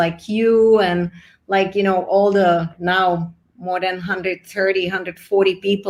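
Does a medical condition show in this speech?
No.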